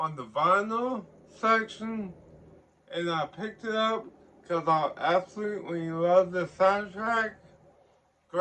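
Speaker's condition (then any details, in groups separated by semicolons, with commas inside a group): Ataxic cerebral palsy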